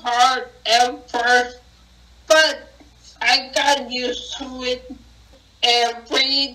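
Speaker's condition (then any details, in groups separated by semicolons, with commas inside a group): Acquired brain injury; cannot talk as before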